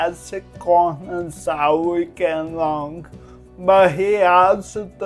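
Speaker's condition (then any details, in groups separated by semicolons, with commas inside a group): Cerebral palsy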